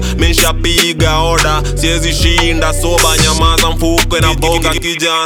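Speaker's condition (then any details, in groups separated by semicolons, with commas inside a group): No condition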